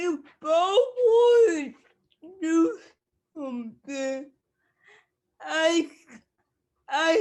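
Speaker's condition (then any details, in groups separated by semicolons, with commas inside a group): Cerebral palsy; speech affected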